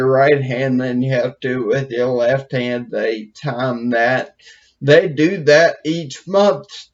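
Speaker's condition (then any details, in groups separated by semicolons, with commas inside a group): Brain injury; speech affected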